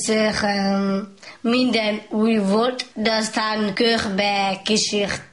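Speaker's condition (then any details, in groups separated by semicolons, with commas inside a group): Down syndrome; congenital, chance genetic change, not detected prenatally, weak hypotonic infant, early breastfeeding difficulty, age 23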